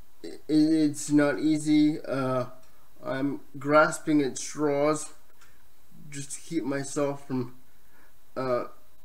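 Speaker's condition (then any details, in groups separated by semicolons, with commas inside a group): Cerebral palsy, spastic diplegia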